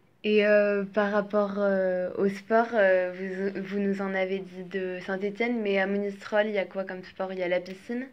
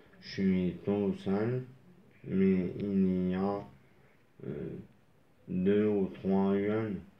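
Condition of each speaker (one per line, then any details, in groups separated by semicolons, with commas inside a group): No condition
Traumatic brain injury; moped accident; about 15 years since injury, injured at 15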